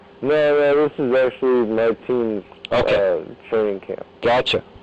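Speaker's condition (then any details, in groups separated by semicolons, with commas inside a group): Cerebral palsy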